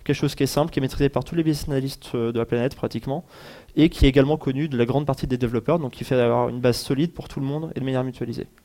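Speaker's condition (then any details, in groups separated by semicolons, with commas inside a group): No condition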